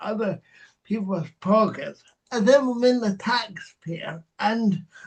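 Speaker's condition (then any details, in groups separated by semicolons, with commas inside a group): Cerebral palsy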